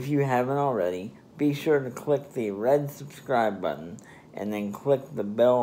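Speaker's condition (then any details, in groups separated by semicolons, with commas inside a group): Spastic diplegia cerebral palsy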